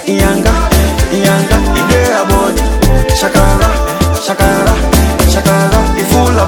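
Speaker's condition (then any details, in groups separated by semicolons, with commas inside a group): No condition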